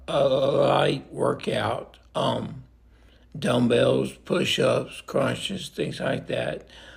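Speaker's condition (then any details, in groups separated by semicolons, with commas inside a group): Multiple system atrophy; cannot type or click a mouse; cannot form words clearly, voice better after rest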